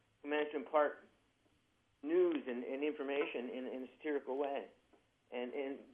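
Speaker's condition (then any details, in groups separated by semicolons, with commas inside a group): Parkinson's disease, young-onset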